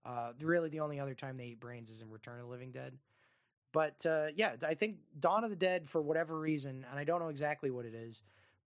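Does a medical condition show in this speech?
No.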